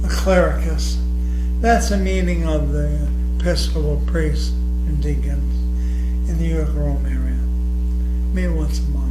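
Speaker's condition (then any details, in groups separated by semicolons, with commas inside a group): ALS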